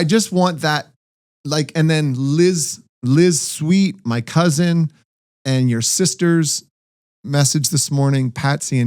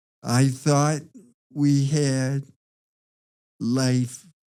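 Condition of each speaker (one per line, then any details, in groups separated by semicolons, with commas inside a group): No condition
Parkinson's disease; onset age 67, slow then progressing recently, yawning, sleepiness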